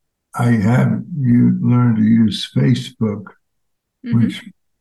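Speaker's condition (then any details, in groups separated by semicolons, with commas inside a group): ALS; fatal progressive disease, diagnosed months ago, hiking a year ago, expected to worsen; voice changed since onset, now a different voice, no spontaneous crying fits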